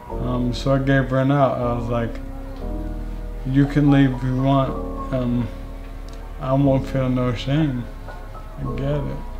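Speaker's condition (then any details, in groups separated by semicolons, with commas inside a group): ALS; leg onset, speech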